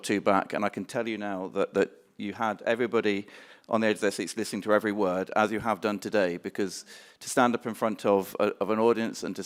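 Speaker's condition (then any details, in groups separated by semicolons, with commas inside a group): No condition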